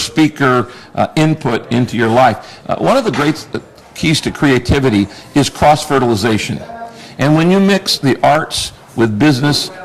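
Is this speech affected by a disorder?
No.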